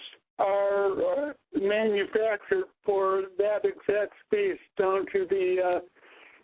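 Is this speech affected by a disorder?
Yes: cerebral palsy.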